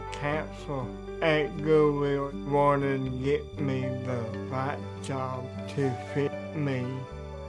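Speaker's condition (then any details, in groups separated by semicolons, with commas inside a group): Mild cerebral palsy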